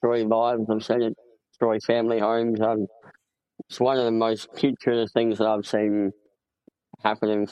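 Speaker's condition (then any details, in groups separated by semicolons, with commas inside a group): Cleft palate; congenital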